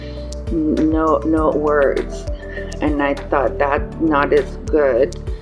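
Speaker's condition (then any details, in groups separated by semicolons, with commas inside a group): Aphasia after stroke; aphasia from stroke at 54, sudden onset one morning with only nonsense words, no physical deficits; in stroke rehabilitation, speech therapy, occupational, recreation and music therapy; word-finding difficulty, word substitutions, loses all words sometimes, speaking harder when tired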